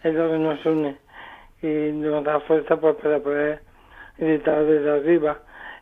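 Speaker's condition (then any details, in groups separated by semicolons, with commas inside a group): Amyotrophic lateral sclerosis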